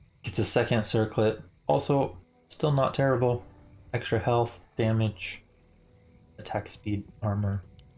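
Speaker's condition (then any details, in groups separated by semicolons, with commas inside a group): No condition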